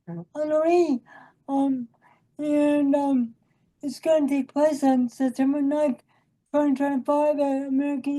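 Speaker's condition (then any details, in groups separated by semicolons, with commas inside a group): Cerebral palsy; from birth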